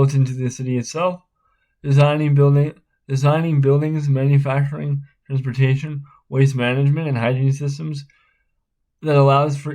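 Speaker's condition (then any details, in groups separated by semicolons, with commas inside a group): Spastic cerebral palsy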